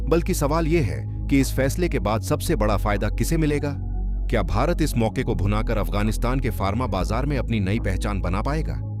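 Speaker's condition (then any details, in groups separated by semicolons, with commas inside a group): No condition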